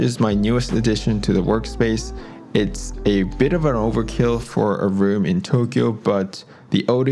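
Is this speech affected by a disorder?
No.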